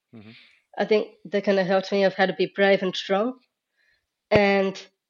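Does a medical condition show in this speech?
Yes: Down syndrome.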